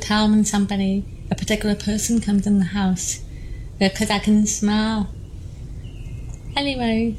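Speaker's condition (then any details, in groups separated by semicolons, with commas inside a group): Deafness, born deaf; congenital deafness, relies on lip reading, sensitive to vibration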